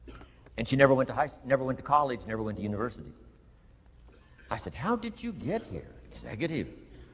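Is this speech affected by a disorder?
No.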